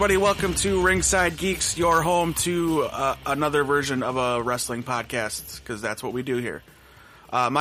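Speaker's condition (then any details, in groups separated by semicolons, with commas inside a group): No condition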